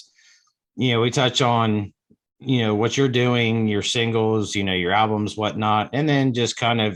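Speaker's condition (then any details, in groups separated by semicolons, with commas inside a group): No condition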